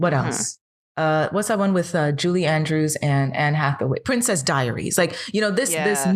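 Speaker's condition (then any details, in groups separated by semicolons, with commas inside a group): No condition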